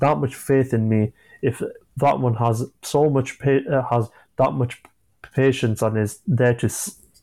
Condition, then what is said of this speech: Stuttering. And I think that sort of gave me that determination to actually find this voice I now have.